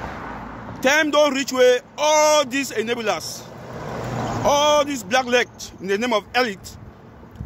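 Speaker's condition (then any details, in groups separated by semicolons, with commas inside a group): No condition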